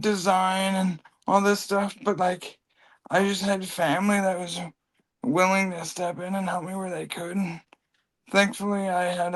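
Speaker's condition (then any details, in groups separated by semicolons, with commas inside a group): Cerebral palsy; from birth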